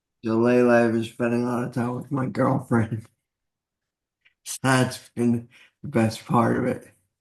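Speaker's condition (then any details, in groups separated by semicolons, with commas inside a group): Traumatic brain injury; accident after combat flight; 8 years since injury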